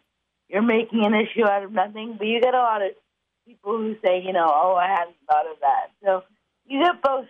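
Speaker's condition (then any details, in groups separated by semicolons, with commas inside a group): Cerebral palsy; chokes on liquids or spills when drinking from cup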